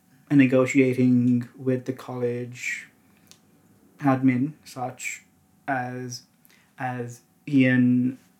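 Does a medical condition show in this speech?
Yes: stutter; onset at age 3; here repeated sounds, blocks.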